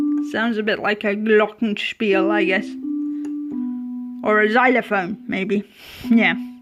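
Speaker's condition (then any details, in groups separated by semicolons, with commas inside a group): Cerebral palsy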